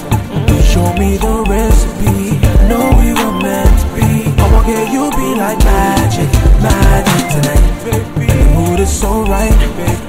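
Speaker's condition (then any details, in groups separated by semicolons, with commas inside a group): No condition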